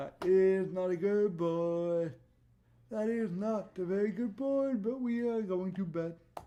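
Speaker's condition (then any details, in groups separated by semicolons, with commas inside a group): Cerebral palsy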